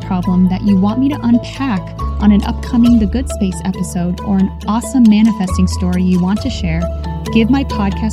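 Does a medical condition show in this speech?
No.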